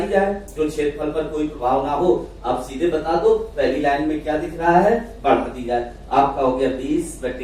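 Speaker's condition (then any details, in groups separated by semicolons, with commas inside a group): No condition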